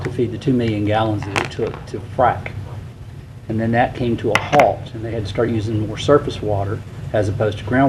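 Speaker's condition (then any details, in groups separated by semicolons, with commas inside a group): No condition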